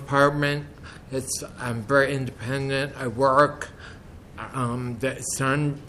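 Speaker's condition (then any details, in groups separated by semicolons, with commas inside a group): PML brain virus, progressive multifocal leukoencephalopathy; PML brain virus diagnosed about 18 years ago, HIV positive about 29 years, poor balance; speech impairment caused by PML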